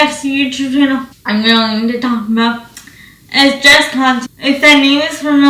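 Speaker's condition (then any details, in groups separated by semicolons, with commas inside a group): Cerebral palsy, spastic quadriplegic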